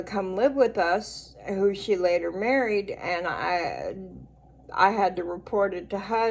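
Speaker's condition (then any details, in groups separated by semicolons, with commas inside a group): Cerebral palsy; speech noticeably atypical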